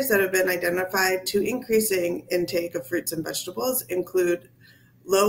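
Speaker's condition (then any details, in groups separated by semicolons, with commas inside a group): No condition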